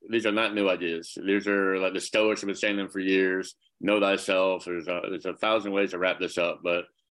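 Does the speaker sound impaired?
Yes: cleft palate, severe; speech impediment growing up, speech therapy all through school.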